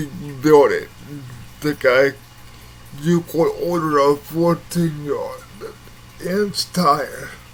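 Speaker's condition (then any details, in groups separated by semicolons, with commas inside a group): Cerebral palsy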